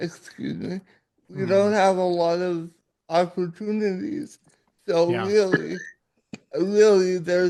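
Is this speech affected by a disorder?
Yes: cerebral palsy.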